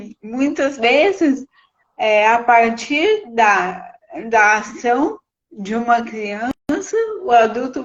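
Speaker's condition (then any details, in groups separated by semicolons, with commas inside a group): Cerebral palsy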